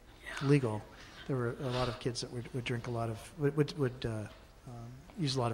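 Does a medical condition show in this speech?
No.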